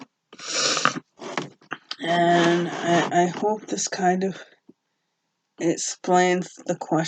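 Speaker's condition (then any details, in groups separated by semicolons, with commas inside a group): Cerebral palsy; uses a cane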